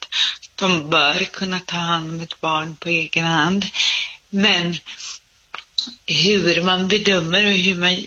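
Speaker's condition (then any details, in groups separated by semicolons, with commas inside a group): Cerebral palsy; speech slightly affected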